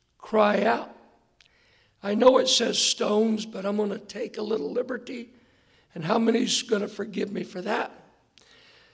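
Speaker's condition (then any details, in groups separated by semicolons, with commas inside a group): Hoarseness after vocal cord surgery; surgeon says vocal cords look much better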